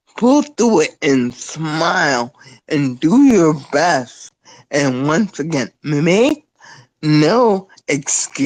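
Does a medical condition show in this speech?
Yes: spinocerebellar ataxia.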